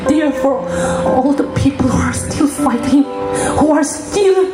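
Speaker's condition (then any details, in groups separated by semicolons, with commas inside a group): No condition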